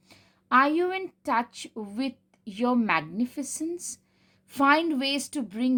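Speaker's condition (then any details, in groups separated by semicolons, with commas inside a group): No condition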